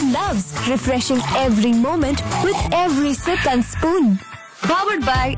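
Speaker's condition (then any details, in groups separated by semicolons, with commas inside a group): No condition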